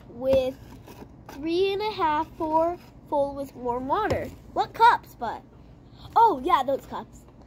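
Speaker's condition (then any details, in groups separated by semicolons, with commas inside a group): No condition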